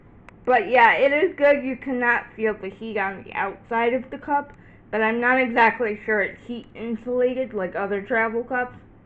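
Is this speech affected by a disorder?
Yes: cerebral palsy.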